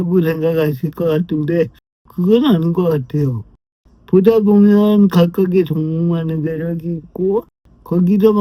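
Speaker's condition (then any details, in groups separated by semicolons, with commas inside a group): Brain lesion disability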